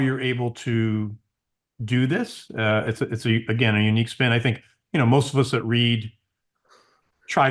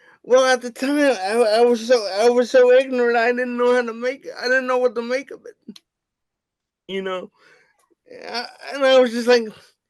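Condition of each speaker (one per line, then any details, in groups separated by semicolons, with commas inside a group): No condition
Cerebral palsy; wheelchair user, types with one finger; unstable voice pitch, speech-to-text struggles, childhood speech therapy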